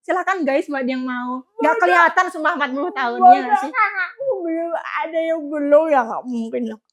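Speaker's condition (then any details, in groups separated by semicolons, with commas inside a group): Cerebral palsy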